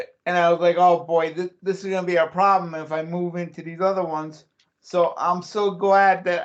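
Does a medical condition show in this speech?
Yes: cerebral palsy; since childhood.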